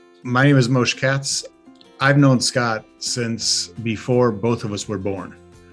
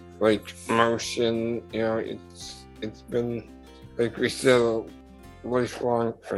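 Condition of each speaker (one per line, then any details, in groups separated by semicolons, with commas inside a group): No condition
Muscular dystrophy; wheelchair user; wheelchair since age 13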